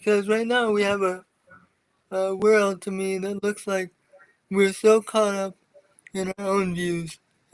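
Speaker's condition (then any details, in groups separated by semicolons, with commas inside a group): Cerebral palsy; from birth, wheelchair user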